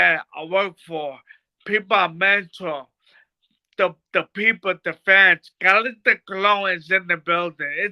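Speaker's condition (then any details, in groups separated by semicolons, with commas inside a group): Brain bruising; speech bad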